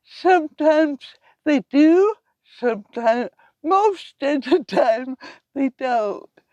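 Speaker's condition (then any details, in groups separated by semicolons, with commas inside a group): Cerebral palsy; from birth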